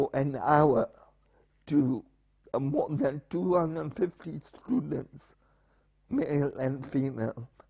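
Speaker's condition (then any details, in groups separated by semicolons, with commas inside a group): Spastic paraplegia with essential tremor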